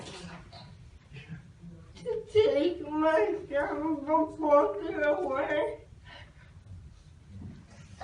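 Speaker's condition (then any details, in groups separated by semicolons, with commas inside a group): Cerebral palsy; speech not clear, early words understood only by parents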